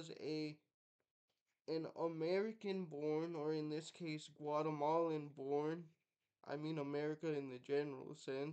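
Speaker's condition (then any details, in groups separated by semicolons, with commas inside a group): Cerebral palsy, mixed, mild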